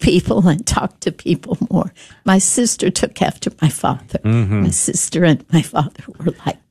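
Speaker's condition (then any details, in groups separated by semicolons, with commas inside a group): Spasmodic dysphonia; brain condition, muscles miscoordinate, care at UT Health Science Center, speech therapists; voice problem, speech gets out of whack, still able to speak if careful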